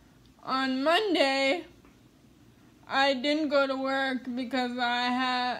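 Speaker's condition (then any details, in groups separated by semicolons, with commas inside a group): Cerebral palsy; speech therapy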